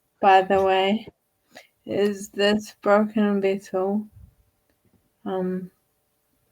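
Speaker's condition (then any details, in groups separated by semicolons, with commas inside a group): Friedreich's ataxia; wheelchair user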